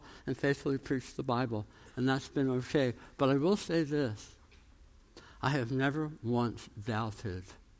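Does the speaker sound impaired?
Yes: tongue cancer, jaw reconstruction, osteonecrosis of jaw after radiation; radiation-treated tongue cancer, titanium implants.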